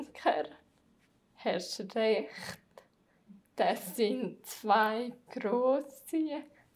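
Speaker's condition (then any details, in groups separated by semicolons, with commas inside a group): Multiple sclerosis; autoimmune disease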